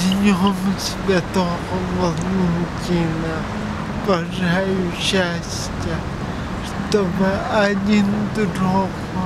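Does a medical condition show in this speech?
Yes: cerebral palsy.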